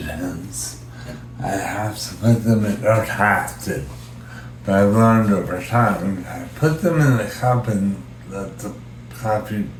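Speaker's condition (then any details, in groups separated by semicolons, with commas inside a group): Brain injury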